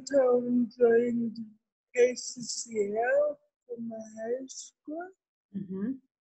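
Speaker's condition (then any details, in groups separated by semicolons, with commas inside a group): Cerebral palsy; medical negligence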